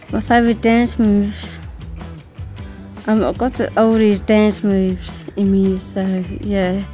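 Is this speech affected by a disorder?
Yes: Down syndrome; learning difficulty; age 38.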